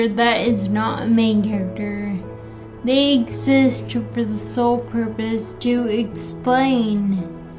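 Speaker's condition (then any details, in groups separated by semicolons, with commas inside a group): Friedreich's ataxia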